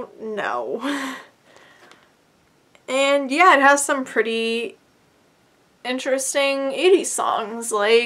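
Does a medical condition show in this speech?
No.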